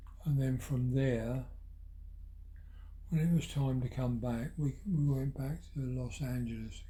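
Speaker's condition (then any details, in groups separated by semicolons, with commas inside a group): Parkinson's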